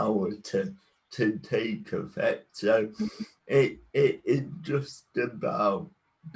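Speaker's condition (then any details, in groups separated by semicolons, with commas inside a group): Cerebral palsy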